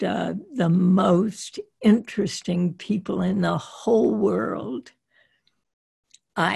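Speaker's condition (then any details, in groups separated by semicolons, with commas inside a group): Spasmodic dysphonia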